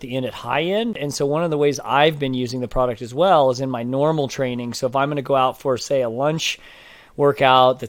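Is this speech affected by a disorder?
No.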